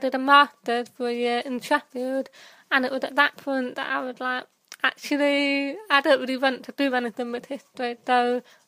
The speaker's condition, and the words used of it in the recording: Deafness. The one thing I kept thinking about the whole time was we not once had any trouble understanding each other.